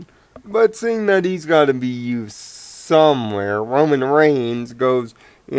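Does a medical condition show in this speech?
Yes: cerebral palsy.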